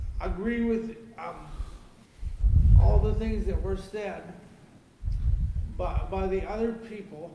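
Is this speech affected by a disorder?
Yes: cerebral palsy; lifelong; age 58.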